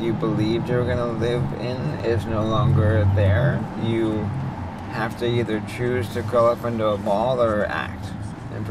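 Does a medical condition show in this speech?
Yes: ALS; voice and hands affected; weak voice, speaking tires within five minutes.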